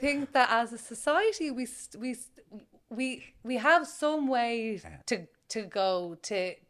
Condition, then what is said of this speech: Stuttering. It's funny, I used to beat myself up for for stammering too much. Now I beat myself up for stammering too little.